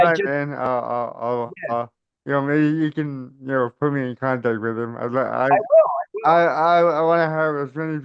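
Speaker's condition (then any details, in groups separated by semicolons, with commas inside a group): Cerebral palsy; caused by stroke at birth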